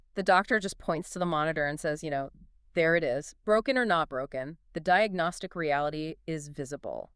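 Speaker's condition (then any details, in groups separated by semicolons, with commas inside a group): No condition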